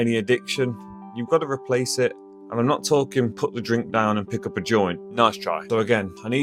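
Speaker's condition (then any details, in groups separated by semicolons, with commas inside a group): No condition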